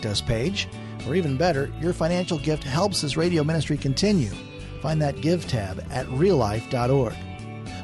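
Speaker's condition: No condition

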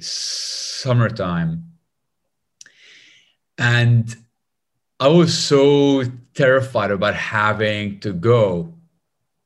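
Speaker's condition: Stutter; lifelong stutter, breathing technique from speech course also done by Gareth Gates, joined Toastmasters; still stutters in six languages, controls stutter with breathing technique; debilitating stutter, avoided speaking about 25 years, stutter evident when speaking, pauses resemble internet lag; blocks

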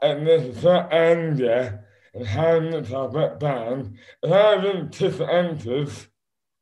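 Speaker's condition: Dystonia; affects speech and hands

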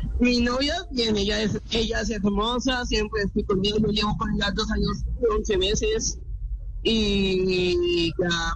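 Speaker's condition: Down syndrome; frequent word and phrase repetitions, fillers, hesitations, fragmented sentences

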